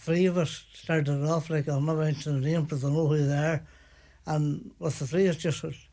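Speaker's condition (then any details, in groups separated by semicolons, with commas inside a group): Parkinson's; Parkinson's diagnosed about 14 years ago, hand tremor and shake led to diagnosis; uses watch-like device called Beach Band, medication mentioned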